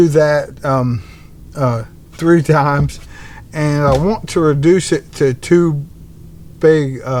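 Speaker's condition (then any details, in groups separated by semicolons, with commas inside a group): ALS; bulbar-upper onset, tongue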